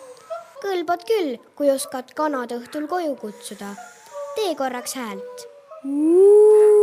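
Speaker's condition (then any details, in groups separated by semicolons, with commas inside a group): No condition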